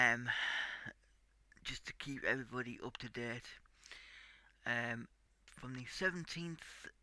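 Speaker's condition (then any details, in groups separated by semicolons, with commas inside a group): Cerebral palsy; tight muscles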